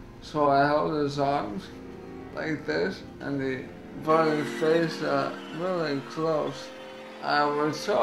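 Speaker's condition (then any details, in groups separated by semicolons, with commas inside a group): ALS; onset in finger, slightly bent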